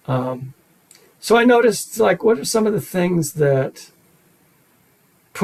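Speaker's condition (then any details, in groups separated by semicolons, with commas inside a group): No condition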